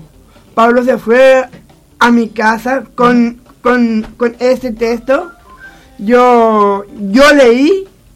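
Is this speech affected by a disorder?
Yes: Down syndrome.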